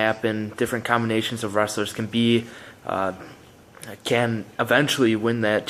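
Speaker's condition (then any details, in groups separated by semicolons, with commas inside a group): No condition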